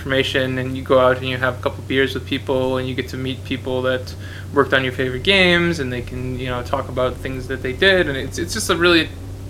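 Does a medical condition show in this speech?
No.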